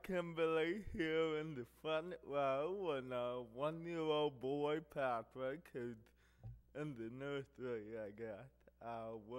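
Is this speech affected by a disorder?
Yes: cerebral palsy; affects hearing and speech.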